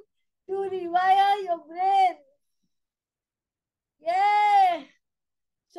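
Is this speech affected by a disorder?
Yes: cerebral palsy spastic quadriplegia.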